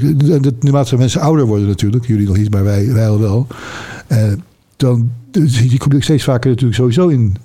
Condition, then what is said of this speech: Parkinson's disease. Ik heb ik weet niet of hij het toch gedaan heeft, maar ik heb een trillip.